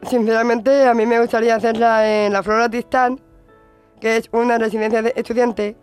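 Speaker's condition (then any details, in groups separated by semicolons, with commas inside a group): Down syndrome; intellectual disability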